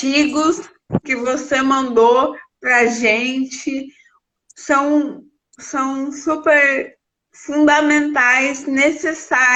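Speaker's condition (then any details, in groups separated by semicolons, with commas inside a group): Cerebral palsy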